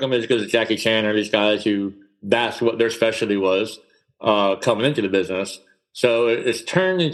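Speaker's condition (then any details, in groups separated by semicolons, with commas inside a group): Cleft palate; congenital cleft palate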